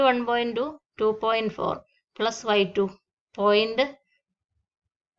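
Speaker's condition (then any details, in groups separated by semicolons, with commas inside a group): No condition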